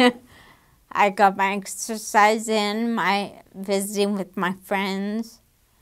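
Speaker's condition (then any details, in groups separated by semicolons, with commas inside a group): Damaged diaphragm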